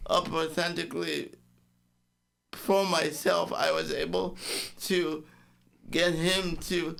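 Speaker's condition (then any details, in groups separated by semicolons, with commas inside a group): Cerebral palsy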